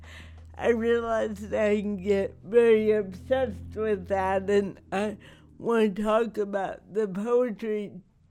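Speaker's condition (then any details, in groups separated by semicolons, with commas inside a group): Cerebral palsy; wears down with age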